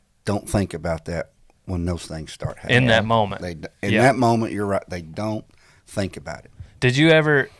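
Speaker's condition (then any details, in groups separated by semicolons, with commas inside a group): No condition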